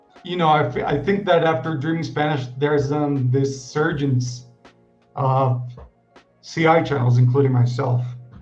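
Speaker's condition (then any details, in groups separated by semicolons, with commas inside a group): No condition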